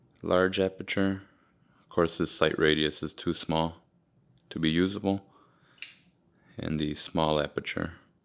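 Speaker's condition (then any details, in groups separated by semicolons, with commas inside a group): No condition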